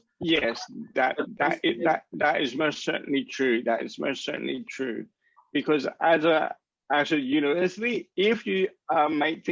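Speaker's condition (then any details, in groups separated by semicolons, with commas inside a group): Cerebral palsy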